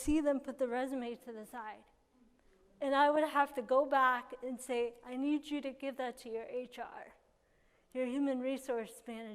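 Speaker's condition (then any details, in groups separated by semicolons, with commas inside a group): Cerebral palsy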